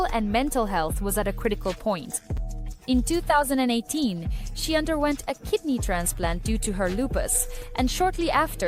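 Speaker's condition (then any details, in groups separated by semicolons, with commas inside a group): No condition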